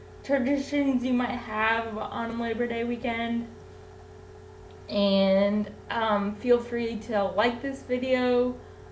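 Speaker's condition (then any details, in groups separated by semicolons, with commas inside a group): Cerebral palsy; infant ventilator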